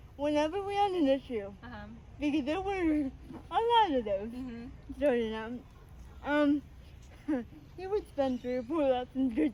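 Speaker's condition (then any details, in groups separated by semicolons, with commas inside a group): Spastic cerebral palsy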